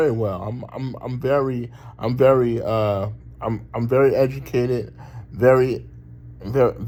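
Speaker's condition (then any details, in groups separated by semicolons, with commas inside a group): Cerebral palsy; talks very well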